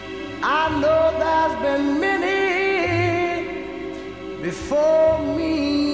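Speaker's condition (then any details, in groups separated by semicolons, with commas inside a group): No condition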